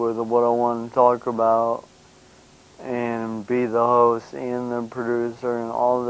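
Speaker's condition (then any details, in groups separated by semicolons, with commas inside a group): Brain injury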